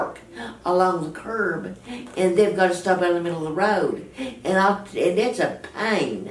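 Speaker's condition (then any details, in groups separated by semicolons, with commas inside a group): Cerebral palsy, mild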